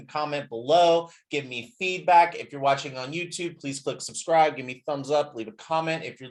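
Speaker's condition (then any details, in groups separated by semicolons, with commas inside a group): No condition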